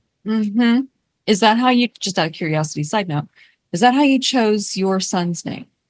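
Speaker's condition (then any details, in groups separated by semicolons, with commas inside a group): No condition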